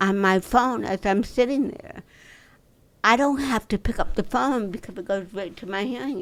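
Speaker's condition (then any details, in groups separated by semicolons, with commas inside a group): Dystonia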